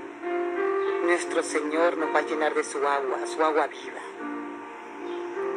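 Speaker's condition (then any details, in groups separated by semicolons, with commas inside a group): No condition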